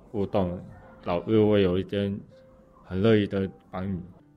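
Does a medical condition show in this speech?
Yes: congenital hearing impairment; congenital mild hearing impairment, coach 楊木輝 confirms every verbal instruction and has it repeated back; communicates clearly when explaining training plans to teammates.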